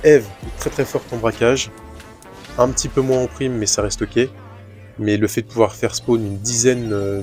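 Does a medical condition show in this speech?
No.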